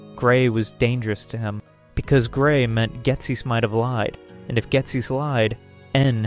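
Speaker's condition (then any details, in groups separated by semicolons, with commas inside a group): No condition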